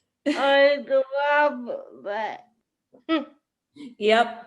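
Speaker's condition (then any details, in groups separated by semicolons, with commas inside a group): Cerebral palsy; powerchair user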